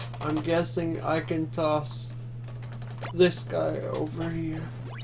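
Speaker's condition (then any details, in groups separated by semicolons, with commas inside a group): Quadriplegic cerebral palsy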